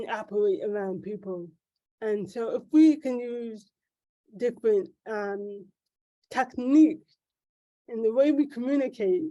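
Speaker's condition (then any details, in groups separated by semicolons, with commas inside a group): Cerebral palsy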